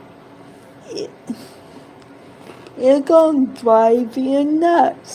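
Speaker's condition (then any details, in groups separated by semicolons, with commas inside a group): Cerebral palsy; present from birth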